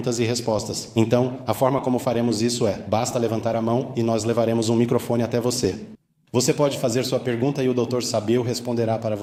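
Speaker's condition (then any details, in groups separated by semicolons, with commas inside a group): No condition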